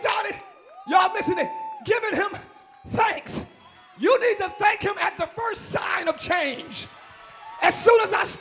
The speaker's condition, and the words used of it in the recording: None; typical speech.